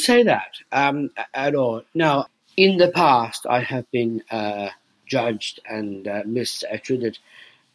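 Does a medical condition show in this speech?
Yes: Down syndrome.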